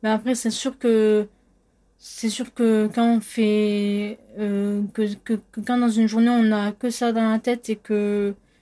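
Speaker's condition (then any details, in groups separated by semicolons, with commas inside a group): Cluttering and stuttering; stuttering since about age 12-13, cluttering identified later during therapy; in speech therapy, cluttering more bothersome than stuttering; rapid cluttered speech, extra, cut or forgotten words, often asked to repeat, hard to understand; repeated sounds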